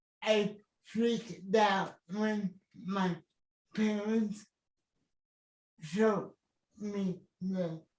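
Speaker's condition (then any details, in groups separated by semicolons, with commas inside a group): Cerebral palsy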